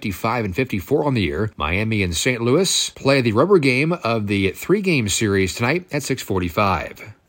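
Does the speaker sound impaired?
No.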